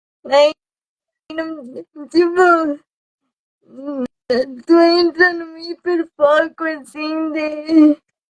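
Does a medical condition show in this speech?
Yes: cerebral palsy.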